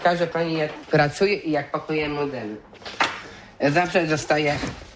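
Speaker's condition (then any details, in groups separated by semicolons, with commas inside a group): Down syndrome; sometimes forgets things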